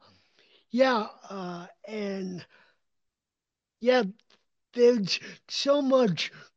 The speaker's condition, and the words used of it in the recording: Cerebral palsy. Yes, I have cerebral palsy myself. I don't know if you can tell by the accent, but it's.